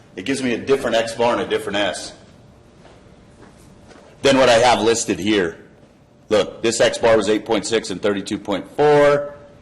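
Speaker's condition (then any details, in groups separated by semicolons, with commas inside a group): No condition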